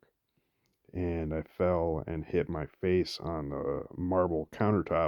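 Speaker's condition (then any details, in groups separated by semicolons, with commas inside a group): No condition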